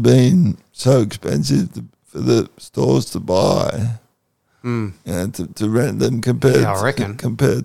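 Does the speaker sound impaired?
Yes: cerebral palsy.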